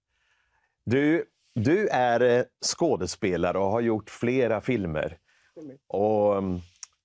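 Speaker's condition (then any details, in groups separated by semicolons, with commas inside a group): No condition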